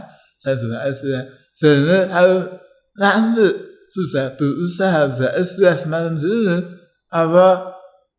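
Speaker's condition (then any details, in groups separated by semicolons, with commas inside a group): Tongue cancer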